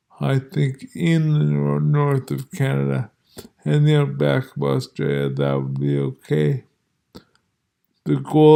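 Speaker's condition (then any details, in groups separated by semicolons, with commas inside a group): Multiple sclerosis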